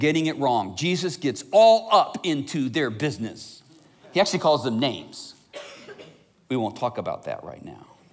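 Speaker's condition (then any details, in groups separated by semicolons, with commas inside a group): No condition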